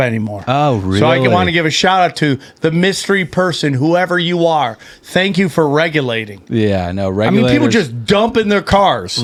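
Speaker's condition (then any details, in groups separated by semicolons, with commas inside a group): No condition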